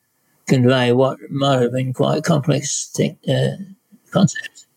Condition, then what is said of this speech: Parkinson's disease. I you may notice that my voice is a little hesitant and lower volume.